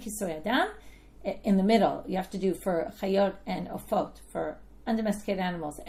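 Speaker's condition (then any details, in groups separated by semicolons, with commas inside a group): No condition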